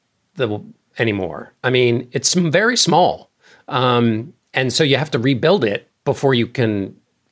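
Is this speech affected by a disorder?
No.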